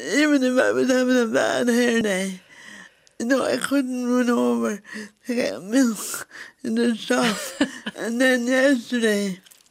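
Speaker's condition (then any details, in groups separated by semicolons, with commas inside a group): Cerebral palsy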